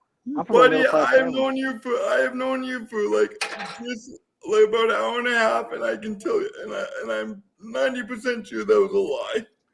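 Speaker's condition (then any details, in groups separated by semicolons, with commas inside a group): Cerebral palsy; uses wheelchair; voice affected by condition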